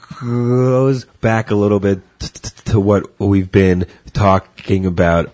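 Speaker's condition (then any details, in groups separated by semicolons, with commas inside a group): Stuttering; lifelong stuttering, long history of avoiding stuttering, involved in stuttering self-help and therapy; open about stuttering, advertises stuttering; stutter-like tension when signing own name, worse under pressure or with people watching; prolonged sounds, blocks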